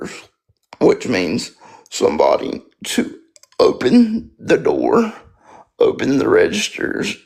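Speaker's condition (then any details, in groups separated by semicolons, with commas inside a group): Spastic quadriplegic cerebral palsy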